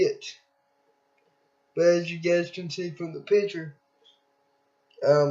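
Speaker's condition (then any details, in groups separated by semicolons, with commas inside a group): Cerebral palsy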